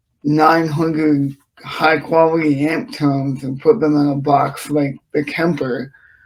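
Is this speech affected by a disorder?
Yes: cerebral palsy; from birth.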